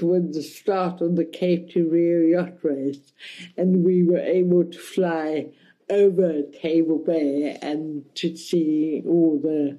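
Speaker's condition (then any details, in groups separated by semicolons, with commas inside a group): Cerebral palsy, mild; speech affected a bit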